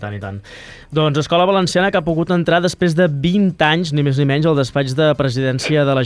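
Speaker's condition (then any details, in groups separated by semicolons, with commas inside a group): No condition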